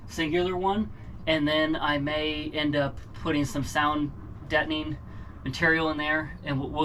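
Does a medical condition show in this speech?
No.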